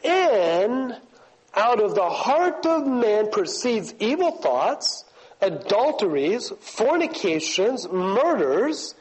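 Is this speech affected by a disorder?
No.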